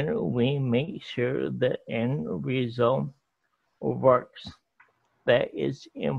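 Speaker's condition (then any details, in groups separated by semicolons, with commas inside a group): ALS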